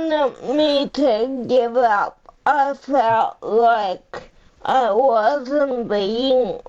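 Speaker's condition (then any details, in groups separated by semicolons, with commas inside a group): Cerebral palsy; uses a power chair; 45 years old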